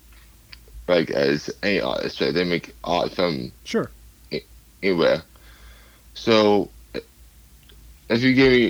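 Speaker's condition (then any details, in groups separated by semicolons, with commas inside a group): Cerebral palsy; speech affected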